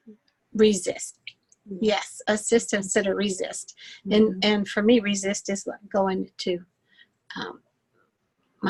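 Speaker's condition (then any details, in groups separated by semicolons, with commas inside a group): No condition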